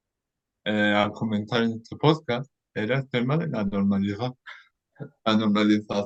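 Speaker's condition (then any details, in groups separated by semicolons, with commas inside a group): Cerebral palsy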